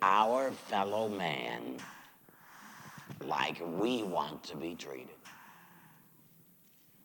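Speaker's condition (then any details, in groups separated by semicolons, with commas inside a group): Laryngectomy; says used to serve God with voice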